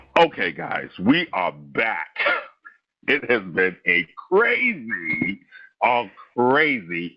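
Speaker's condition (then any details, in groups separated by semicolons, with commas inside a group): No condition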